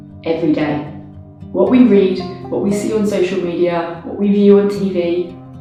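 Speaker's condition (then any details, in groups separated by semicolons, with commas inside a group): No condition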